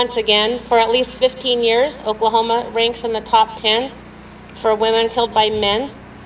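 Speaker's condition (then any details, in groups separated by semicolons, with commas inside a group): No condition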